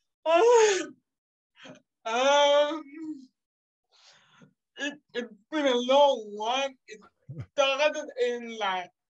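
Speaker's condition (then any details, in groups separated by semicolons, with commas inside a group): Cerebral palsy; caused by severe neonatal jaundice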